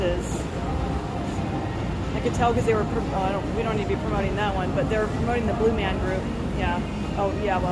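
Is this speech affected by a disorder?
No.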